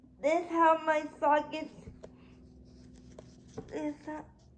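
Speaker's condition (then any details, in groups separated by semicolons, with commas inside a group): Cerebral palsy; spastic quadriplegia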